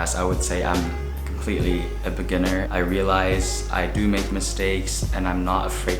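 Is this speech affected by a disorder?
No.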